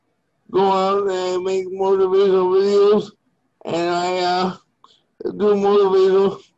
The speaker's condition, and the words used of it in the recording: Cerebral palsy. But with you, it's the same thing. You're speaking very, very nice, very well, and to me, it's great.